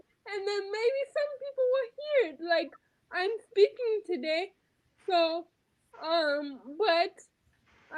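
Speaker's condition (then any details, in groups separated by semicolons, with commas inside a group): Quadriplegic cerebral palsy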